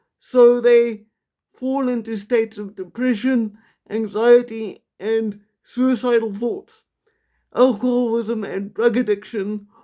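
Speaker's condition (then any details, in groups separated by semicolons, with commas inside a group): Quadriplegic cerebral palsy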